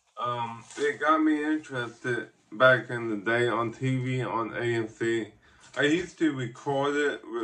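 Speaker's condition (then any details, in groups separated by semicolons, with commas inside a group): Ataxic cerebral palsy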